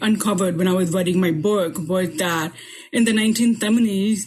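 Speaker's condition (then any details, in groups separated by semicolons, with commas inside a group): Profound deafness; 98% hearing loss, grew up with hearing aids, cochlear implant candidate; uses hearing aids, lip reads, closed captioning on screen during this virtual talk; speaks well per others, about 10 years of speech therapy, makes sense of auditory cues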